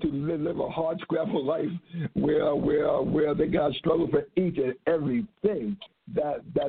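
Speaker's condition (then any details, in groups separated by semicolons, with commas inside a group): Stuttering; stuttering since age 9, school bullying, accepts stuttering; ongoing stutter in adulthood, never stopped; repeated sounds, repeated words, prolonged sounds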